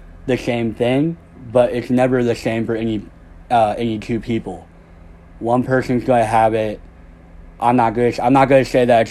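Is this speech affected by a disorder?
Yes: cleft lip and palate; congenital cleft lip and palate, no front teeth at birth, jaw reconstruction with jaw wired shut.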